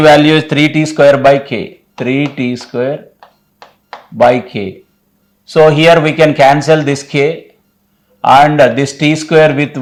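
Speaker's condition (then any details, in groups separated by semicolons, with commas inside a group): No condition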